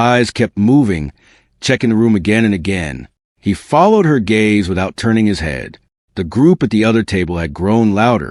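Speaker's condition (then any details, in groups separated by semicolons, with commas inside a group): No condition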